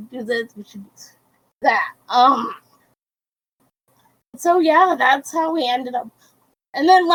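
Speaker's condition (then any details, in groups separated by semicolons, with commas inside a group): Cerebral palsy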